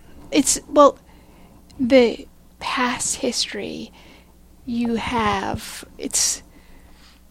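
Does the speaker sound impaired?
Yes: aphasia; onset about 6 years ago.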